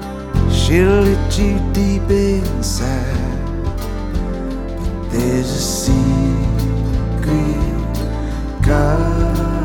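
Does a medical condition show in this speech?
No.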